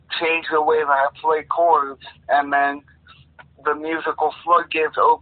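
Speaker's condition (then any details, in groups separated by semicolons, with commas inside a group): Cerebral palsy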